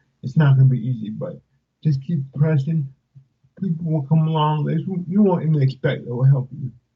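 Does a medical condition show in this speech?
Yes: cerebral palsy; speech affected.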